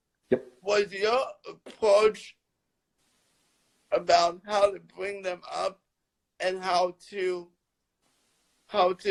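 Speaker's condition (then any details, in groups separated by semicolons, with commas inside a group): Cerebral palsy; lifelong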